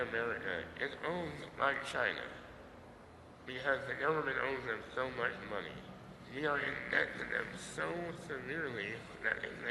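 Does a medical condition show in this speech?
Yes: muscular dystrophy; congenital, muscles cannot grow larger.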